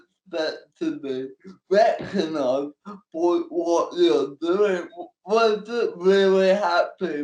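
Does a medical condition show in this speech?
Yes: cerebral palsy.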